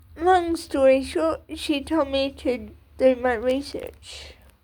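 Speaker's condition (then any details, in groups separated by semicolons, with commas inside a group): Cerebral palsy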